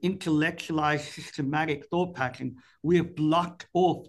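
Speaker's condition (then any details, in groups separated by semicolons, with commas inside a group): Cleft palate; speech and hearing both still impaired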